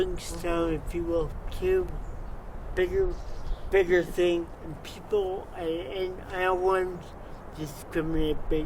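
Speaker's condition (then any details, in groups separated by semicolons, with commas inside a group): Cerebral palsy; from birth, wheelchair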